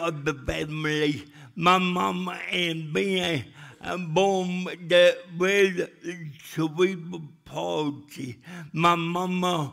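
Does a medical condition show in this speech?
Yes: cerebral palsy; speech still affected.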